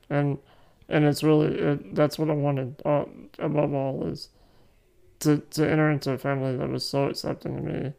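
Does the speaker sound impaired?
Yes: muscular dystrophy; rare form of muscular dystrophy, life expectancy uncertain.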